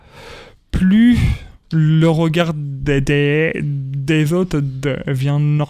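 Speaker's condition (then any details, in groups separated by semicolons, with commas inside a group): Stuttering; stuttering since early childhood at school, speech therapy helped, told elimination almost impossible; stuttering persists, described by him as an accent; repeated sounds, blocks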